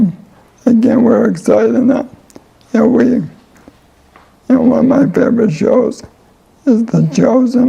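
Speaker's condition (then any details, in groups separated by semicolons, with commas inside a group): ALS; voice and lungs affected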